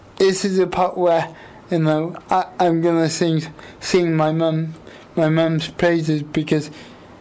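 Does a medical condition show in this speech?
Yes: quadriplegic cerebral palsy; all four limbs affected, right side worse than left, wheelchair bound, 24-hour care; age 28; obvious speech impediment, quite a bit of effort to speak and shape words, considers self understandable.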